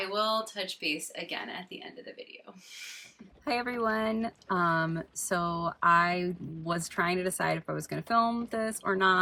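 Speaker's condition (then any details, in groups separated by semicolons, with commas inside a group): No condition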